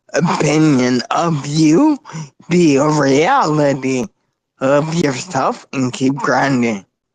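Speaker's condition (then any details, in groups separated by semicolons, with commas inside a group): Spinocerebellar ataxia; degenerative, progressive, affects motor skills and whole body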